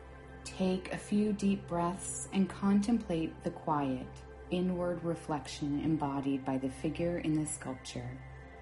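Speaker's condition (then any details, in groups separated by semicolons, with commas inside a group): No condition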